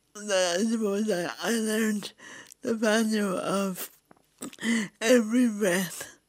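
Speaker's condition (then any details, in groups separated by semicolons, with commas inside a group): Cerebral palsy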